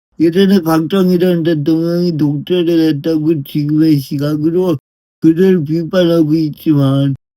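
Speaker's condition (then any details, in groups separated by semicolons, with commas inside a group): Brain lesion disability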